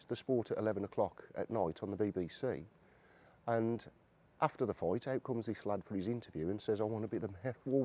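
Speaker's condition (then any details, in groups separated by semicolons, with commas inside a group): No condition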